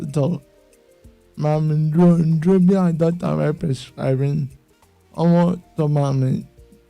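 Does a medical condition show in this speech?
Yes: cerebral palsy; self-managing with exercises.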